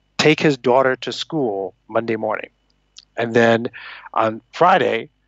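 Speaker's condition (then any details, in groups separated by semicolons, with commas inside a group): No condition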